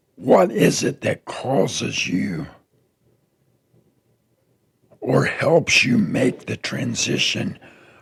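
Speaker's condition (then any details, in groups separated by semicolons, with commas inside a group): Throat cancer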